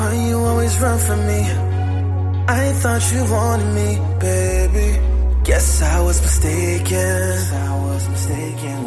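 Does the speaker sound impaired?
No.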